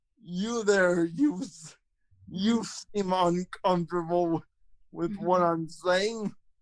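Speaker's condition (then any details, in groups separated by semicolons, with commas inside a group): Cerebral palsy, spastic quadriplegia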